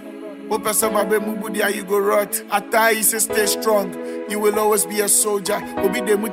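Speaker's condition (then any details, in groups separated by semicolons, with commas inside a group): No condition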